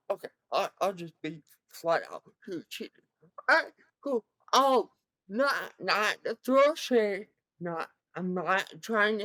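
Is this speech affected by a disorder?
Yes: cerebral palsy; present from birth, severe.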